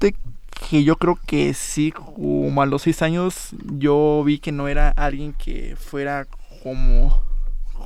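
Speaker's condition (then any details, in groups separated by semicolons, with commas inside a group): Stuttering; covert stuttering noticed around age 11 to 12, sought psychiatrists, black magic, then programa Maguire; three-day intensive with breathing techniques, still stutters, working toward full control; formerly hid with word substitution, tricks, evasions, fillers, worse under tension, now uses technique; prolonged sounds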